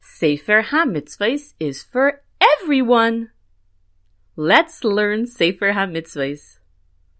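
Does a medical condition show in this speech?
No.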